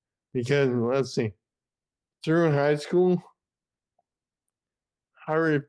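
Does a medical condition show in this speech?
Yes: Friedreich's ataxia; uses wheelchair.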